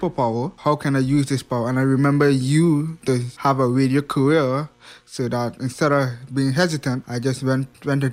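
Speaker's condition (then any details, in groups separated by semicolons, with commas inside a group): Hearing impairment; ongoing hearing loss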